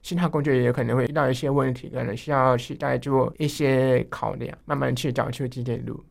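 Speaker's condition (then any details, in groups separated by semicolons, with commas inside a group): Hearing loss, enlarged vestibular aqueduct; occasional vertigo, now more stable, struggles to hear in class, classmates interpret or write, avoids phone work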